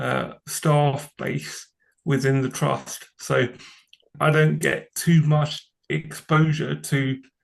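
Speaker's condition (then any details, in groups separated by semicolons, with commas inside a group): Cerebral palsy; from birth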